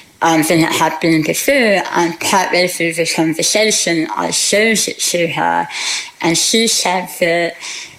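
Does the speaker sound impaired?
Yes: glossectomy for tongue cancer; squamous cell carcinoma at 26, most of tongue removed, prosthetic tongue from Guy's and St Thomas'; custom prosthetic tongue fitted with therapist Carolyn Doughty, demonstrates speech with and without prosthesis; speech problems after treatment, used speech assistance technology for calls, easier, more confident speech with prosthesis.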